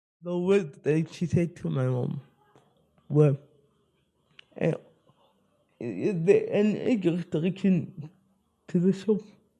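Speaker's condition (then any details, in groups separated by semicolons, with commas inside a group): Spastic cerebral palsy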